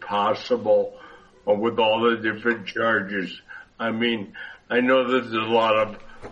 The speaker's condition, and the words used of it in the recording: Stroke. I talk a little funny because I had a stroke, but rest assured that I'm all there.